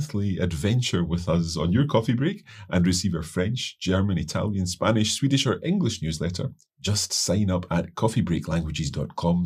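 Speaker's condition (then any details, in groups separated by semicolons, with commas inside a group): No condition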